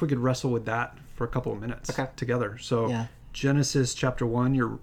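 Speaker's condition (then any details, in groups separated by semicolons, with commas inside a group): No condition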